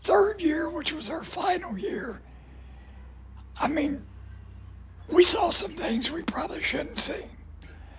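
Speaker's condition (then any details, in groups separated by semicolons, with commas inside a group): Voice damage from cancer; voice box destroyed by cancer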